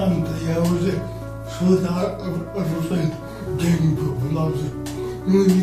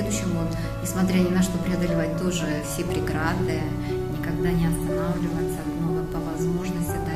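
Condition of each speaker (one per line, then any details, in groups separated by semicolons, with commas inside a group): Cerebral palsy
No condition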